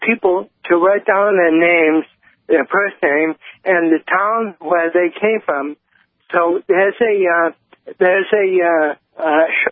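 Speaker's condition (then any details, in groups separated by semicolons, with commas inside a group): Cerebral palsy; lifelong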